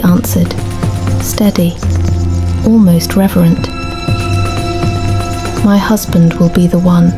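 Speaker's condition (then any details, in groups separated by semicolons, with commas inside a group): No condition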